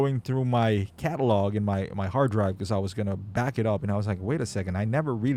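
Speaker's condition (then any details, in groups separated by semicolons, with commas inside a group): No condition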